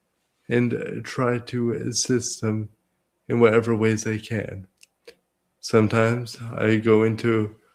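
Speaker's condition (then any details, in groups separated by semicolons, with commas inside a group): Cerebral palsy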